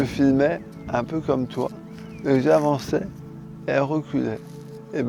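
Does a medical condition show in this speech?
Yes: charcot disease (ALS).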